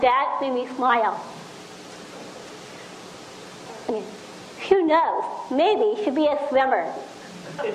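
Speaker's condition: Down syndrome; extra chromosome; speech problems

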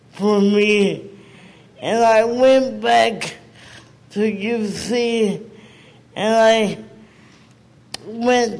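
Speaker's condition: Cerebral palsy; never received needed therapy

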